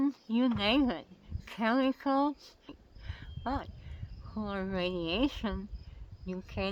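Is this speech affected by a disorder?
Yes: oral cancer; tracheostomy.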